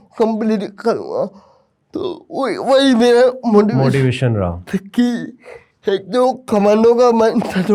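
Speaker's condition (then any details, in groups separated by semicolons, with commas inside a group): Cerebral palsy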